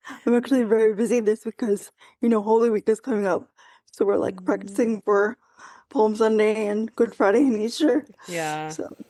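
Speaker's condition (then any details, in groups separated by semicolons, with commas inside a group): Quadriplegic cerebral palsy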